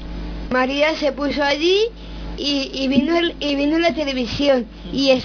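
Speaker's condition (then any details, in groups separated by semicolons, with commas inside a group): Down syndrome; reads news item aloud on live radio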